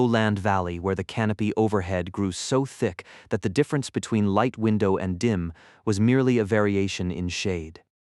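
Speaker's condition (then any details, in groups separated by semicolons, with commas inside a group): No condition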